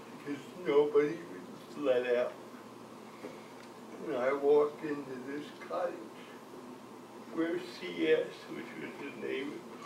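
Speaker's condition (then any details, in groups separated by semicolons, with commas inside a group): Cerebral palsy; from birth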